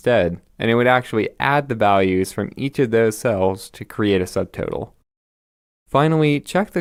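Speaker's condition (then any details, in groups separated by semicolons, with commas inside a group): No condition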